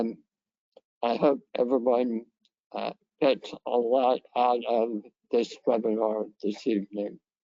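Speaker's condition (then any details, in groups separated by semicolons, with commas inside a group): Head and neck cancer; severe dysphagia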